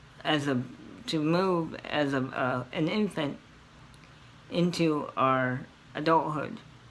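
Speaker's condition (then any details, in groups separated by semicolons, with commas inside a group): Cerebral palsy; scoliosis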